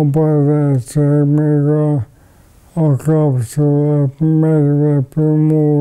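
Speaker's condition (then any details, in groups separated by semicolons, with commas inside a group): ALS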